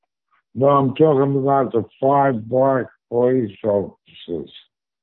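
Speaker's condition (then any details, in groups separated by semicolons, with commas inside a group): Stroke; recovering from stroke; speech a little bit better since stroke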